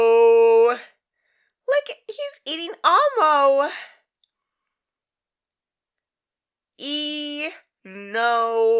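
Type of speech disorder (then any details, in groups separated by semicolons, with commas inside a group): Childhood apraxia of speech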